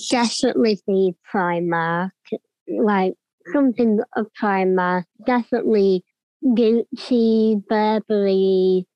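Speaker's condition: Cleft palate; congenital

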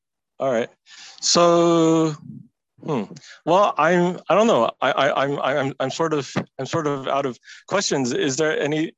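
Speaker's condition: Stuttering; stuttering since at least high school; stuttered sometimes during high school team practice, kept stutter private; repeated words

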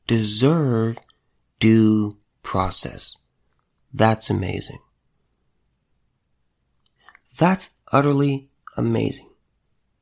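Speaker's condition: No condition

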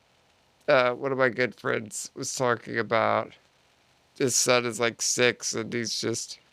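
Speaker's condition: Duchenne muscular dystrophy

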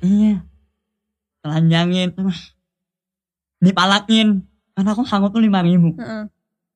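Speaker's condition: Cleft lip (sumbing); concern about phone calls

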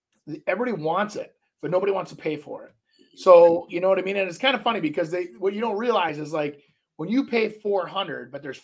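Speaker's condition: No condition

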